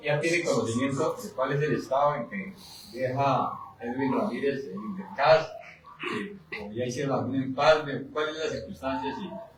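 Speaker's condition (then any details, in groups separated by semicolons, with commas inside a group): No condition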